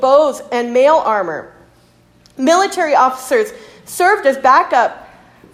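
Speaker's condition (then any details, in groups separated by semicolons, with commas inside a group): No condition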